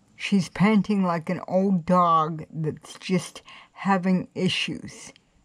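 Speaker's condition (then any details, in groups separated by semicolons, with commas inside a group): Cerebral palsy; affects standing and balance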